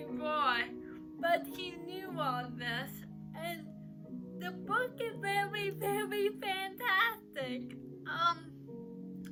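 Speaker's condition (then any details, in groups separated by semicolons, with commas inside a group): Cerebral palsy; uses crutches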